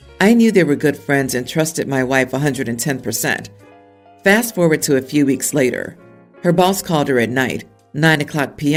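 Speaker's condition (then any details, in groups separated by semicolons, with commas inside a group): No condition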